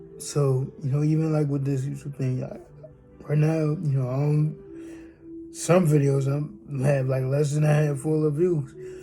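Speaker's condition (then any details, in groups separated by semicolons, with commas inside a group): Cerebral palsy; from birth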